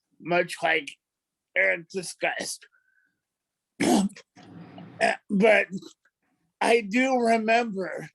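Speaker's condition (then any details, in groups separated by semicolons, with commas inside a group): Cerebral palsy; strong startle, limited ability to freeze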